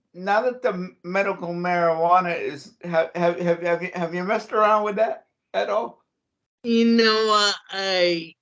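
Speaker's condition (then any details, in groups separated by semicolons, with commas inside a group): Cerebral palsy; chokes eating or drinking, very weak throat muscles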